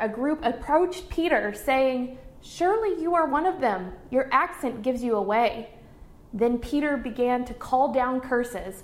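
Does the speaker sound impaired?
No.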